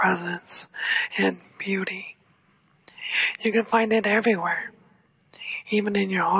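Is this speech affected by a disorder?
Yes: ALS.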